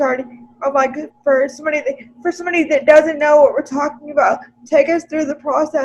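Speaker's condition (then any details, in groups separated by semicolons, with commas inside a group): Cerebral palsy, spastic, mild; power wheelchair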